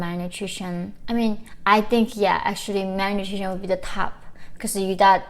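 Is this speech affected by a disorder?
No.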